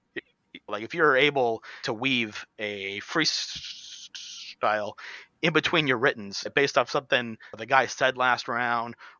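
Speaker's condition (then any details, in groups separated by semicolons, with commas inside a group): Stutter; anxiety-based stutter, improved by battle rap, live performing, breath control; stutter pops up now and then, long unnoticed by co-host; voice changing helps airflow control, issues from not taking deep breath first, unnoticeable when rapping; prolonged sounds, blocks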